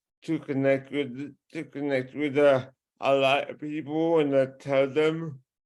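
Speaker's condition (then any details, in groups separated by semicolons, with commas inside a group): Cerebral palsy; from birth; speech impediment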